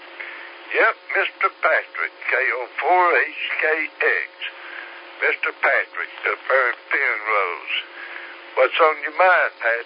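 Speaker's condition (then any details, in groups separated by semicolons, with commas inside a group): Slurred speech; stroke 3 years ago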